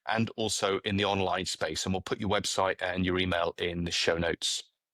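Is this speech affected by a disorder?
No.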